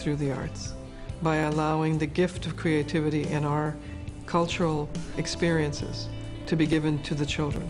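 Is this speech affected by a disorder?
No.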